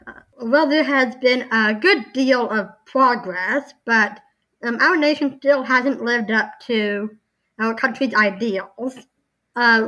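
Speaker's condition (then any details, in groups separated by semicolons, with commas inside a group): Down syndrome; congenital, since birth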